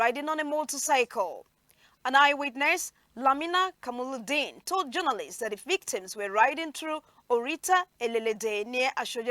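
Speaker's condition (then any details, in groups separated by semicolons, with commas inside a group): No condition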